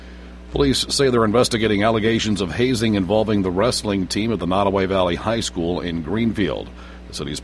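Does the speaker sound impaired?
No.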